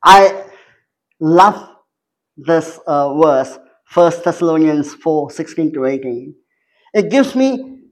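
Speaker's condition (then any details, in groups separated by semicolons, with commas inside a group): Cleft palate; congenital cleft palate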